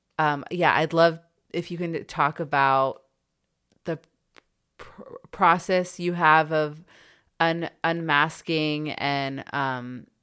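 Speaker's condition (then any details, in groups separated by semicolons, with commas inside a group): Stuttering; long constantly avoided, now more neutral and openly discussed; less anticipatory fear before stuttering moments since talking about it more; repeated sounds, blocks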